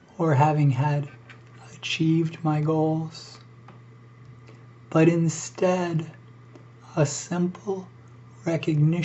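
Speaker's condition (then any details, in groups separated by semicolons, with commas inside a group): ALS; struggles to breathe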